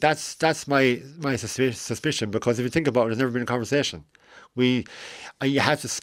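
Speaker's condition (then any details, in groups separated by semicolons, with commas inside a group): Cleft lip and palate; adult, age 41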